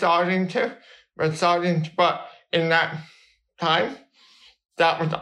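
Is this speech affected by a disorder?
Yes: cerebral palsy; Cerebral Palsy Alliance until about seven.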